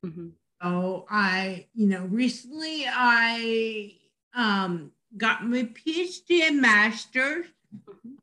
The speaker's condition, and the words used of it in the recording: Dysarthria. And obviously, you know, I'm still dysarthric.